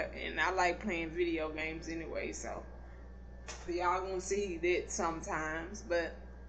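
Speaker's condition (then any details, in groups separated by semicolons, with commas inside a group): Cerebral palsy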